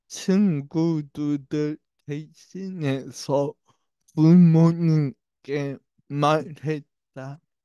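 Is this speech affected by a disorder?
Yes: brain lesion disability.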